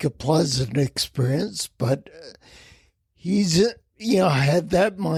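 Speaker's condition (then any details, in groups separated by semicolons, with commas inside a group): Spinocerebellar ataxia; speech impediment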